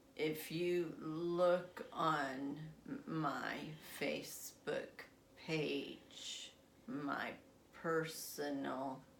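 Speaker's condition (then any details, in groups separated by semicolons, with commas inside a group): Essential tremor; affects legs as well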